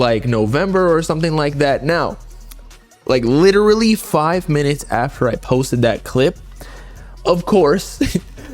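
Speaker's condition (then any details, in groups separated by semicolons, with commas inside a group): No condition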